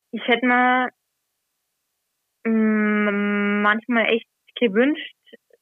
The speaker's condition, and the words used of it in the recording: Stuttering. Natürlich war es nicht stotterfrei, um Gottes Willen, äh, aber allein diese Überwindung, das dann zu machen, das lässt mich dann immer schon noch einmal wachsen und gibt einen Selbstvertrauen.